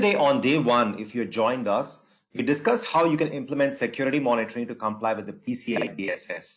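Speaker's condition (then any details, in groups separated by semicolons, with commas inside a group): No condition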